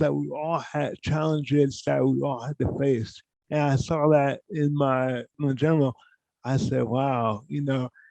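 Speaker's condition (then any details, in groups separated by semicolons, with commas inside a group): Cerebral palsy; from birth, poor hand use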